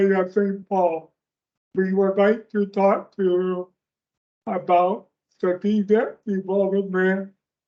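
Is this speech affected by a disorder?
Yes: speech impairment; speech impairment, relies on slides.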